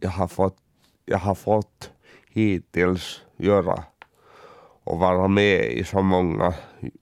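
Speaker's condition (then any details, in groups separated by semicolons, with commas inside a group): Cerebral palsy; uses wheelchair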